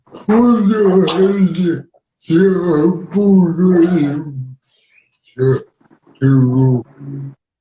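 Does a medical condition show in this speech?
Yes: cerebral palsy.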